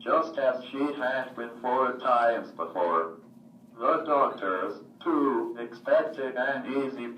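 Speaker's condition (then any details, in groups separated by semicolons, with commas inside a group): Cerebral palsy, athetoid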